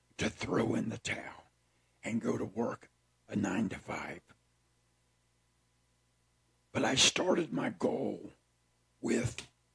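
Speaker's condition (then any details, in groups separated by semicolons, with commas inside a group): Throat cancer; tracheostomy tube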